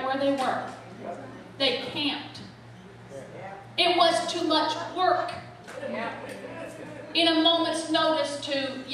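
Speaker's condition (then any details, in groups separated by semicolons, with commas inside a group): No condition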